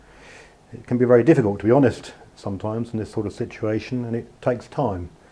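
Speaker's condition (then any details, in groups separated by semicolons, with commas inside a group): No condition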